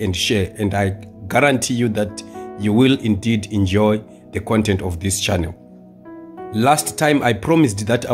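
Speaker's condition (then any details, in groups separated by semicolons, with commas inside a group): No condition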